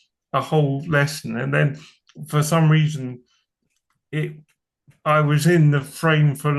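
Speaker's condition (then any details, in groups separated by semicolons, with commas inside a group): Cerebral palsy; from birth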